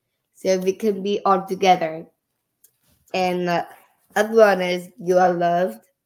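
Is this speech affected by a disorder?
Yes: Down syndrome; prenatal diagnosis at 20-week ultrasound, chromosomal disorder; age 14.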